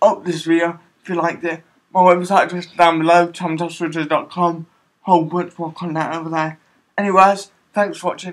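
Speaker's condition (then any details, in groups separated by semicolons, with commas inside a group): Cerebral palsy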